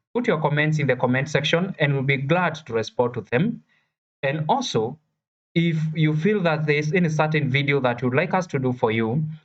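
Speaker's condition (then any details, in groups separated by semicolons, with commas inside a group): No condition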